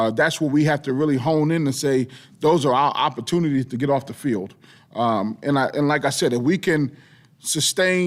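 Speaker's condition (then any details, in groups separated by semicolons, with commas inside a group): No condition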